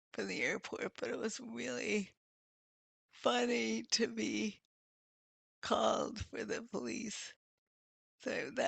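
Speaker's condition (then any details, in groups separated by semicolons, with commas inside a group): Multiple sclerosis; voice lacking volume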